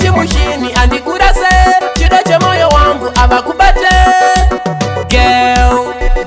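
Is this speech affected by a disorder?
No.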